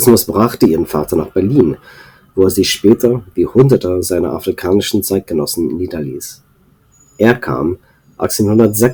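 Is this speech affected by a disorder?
No.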